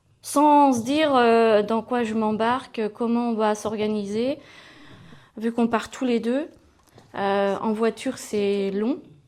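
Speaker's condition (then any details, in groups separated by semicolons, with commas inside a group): No condition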